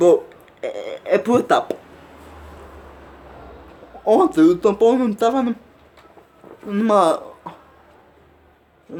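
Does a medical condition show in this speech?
Yes: cerebral palsy.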